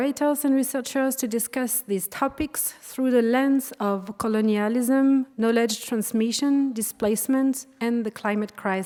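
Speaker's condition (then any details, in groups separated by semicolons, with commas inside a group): No condition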